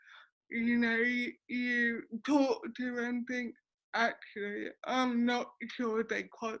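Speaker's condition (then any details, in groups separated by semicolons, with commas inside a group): Cerebral palsy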